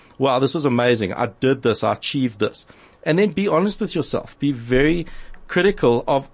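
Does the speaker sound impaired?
No.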